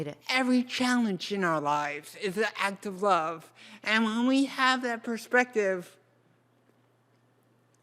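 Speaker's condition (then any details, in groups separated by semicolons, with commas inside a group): Cerebral palsy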